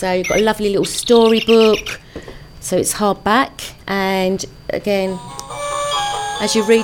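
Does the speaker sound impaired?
No.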